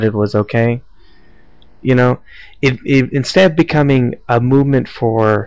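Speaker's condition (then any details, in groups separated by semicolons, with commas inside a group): No condition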